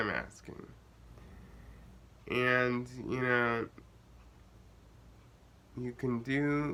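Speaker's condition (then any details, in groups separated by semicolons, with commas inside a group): Cerebral palsy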